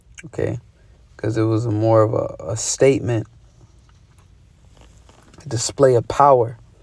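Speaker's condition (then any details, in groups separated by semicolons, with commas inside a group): No condition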